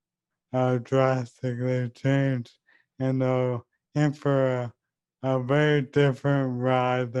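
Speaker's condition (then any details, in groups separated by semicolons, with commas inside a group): ALS; leg onset, speech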